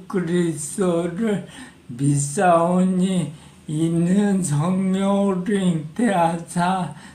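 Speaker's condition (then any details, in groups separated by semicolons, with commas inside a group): Parkinson's disease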